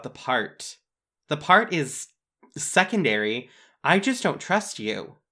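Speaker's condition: No condition

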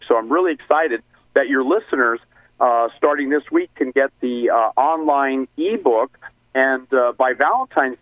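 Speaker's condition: No condition

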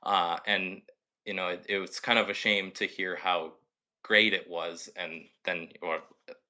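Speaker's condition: No condition

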